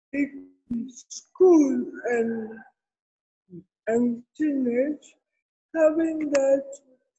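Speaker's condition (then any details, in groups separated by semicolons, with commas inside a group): Cerebral palsy; medical negligence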